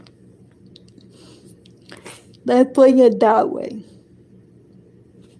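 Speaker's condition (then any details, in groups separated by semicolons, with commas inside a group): Cerebral palsy; affects hand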